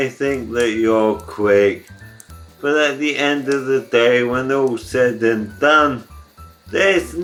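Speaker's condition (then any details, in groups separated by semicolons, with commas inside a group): ALS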